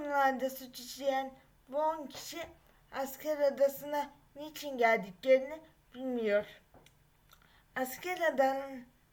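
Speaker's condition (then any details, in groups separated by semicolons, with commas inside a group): Cerebral palsy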